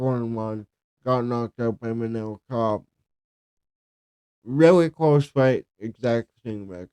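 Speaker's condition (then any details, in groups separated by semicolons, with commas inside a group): Cerebral palsy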